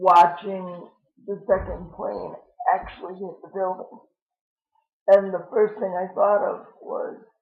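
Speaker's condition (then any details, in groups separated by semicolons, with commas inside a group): Cerebral palsy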